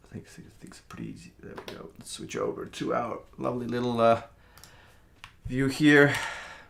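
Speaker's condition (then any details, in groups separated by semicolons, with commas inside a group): No condition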